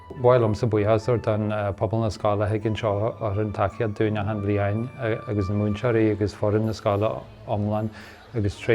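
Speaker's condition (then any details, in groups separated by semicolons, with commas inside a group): No condition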